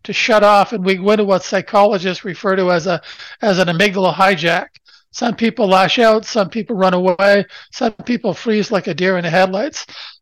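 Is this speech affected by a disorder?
No.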